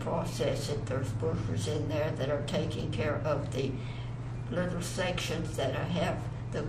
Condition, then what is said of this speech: Parkinson's disease. And getting the volume out instead of mumbling and groaning in here.